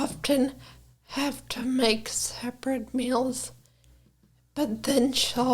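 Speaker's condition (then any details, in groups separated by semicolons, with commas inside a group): Brain injury; caused by brain aneurysm; injury at very young age, one medication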